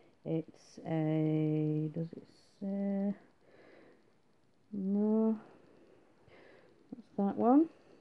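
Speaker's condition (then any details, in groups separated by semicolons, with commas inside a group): No condition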